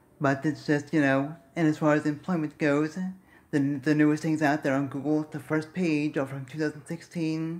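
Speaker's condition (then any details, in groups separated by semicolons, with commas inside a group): Cerebral palsy; speaks fast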